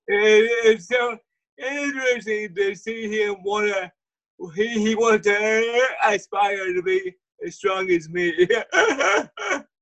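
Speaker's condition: Cerebral palsy; wheelchair user; speech impediment

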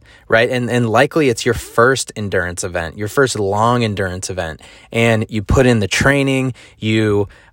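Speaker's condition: No condition

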